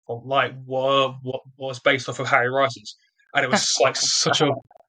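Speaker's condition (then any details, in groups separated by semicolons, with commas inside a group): Stutter; developmental, onset early childhood, lifelong, more severe during trial, barely able to speak first six months in prison; stutters during this interview; ignores disfluencies and keeps talking, media presence trained as main focus; repeated sounds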